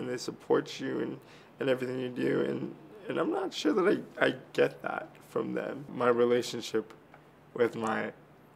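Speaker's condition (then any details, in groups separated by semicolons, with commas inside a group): Cerebral palsy; from birth, early childhood surgery; 21, walked at four after surgery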